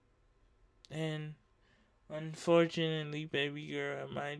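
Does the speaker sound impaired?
Yes: cerebral palsy; uses wheelchair.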